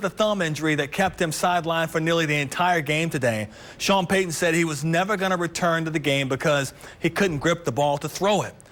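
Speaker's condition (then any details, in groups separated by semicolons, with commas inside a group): No condition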